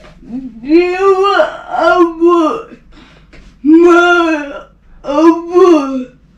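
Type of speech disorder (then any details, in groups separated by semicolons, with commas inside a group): Pseudobulbar dysarthria; cerebral palsy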